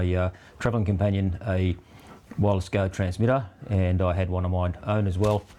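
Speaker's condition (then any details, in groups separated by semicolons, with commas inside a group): No condition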